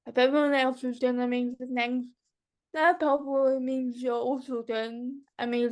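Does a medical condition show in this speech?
Yes: cerebral palsy.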